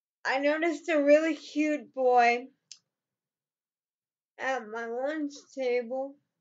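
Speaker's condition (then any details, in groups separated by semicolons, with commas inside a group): Cerebral palsy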